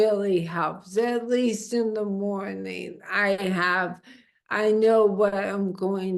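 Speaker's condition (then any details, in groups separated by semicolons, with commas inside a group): Amyotrophic lateral sclerosis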